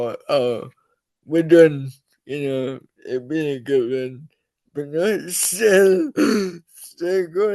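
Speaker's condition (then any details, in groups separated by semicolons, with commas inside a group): Cerebral palsy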